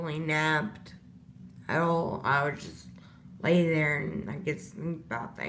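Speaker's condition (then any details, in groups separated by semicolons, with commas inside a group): Disability causing slurred speech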